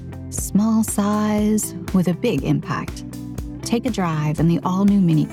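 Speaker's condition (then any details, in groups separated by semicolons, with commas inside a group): No condition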